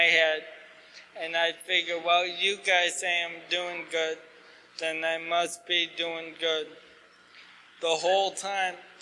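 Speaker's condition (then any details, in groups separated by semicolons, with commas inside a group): ALS; asked to talk slower, clearer, losing voice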